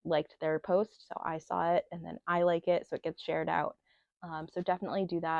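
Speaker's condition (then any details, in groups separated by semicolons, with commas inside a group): No condition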